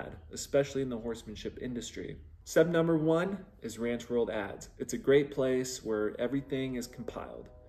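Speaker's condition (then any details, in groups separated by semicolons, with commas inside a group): No condition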